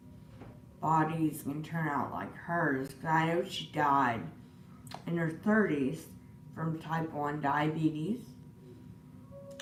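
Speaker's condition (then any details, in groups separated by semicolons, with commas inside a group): Disability causing slurred speech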